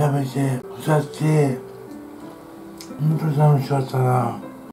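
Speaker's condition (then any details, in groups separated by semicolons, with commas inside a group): Tongue cancer, partial glossectomy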